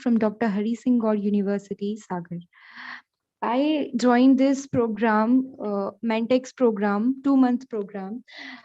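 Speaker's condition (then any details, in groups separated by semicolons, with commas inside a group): No condition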